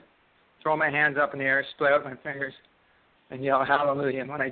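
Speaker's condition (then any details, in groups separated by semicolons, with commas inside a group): Parkinson's disease; left-sided onset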